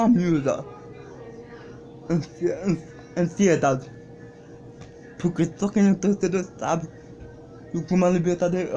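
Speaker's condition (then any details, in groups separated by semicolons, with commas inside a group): Cerebral palsy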